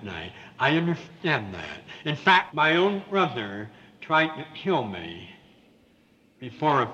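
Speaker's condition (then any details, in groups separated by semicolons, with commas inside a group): Severe cleft palate with lisp; no upper lip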